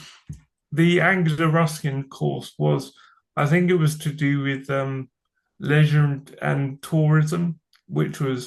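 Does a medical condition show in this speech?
Yes: cerebral palsy; from birth.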